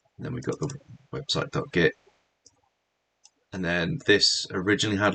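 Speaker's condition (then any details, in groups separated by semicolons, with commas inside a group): No condition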